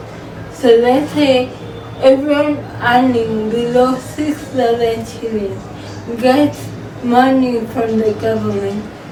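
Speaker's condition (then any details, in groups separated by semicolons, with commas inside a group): Cerebral palsy; from birth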